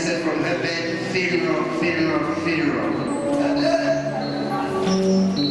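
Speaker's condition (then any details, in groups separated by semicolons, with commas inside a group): No condition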